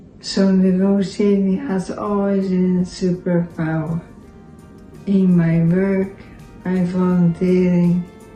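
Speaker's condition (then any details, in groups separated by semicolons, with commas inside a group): Multiple system atrophy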